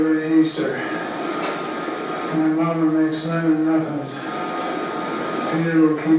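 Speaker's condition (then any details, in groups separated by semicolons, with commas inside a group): Parkinson's disease; before LSVT therapy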